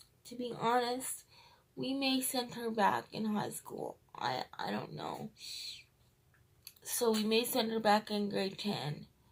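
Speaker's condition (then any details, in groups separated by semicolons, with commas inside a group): Cerebral palsy, triplegia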